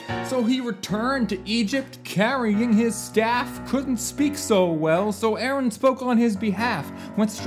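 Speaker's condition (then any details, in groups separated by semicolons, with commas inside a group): No condition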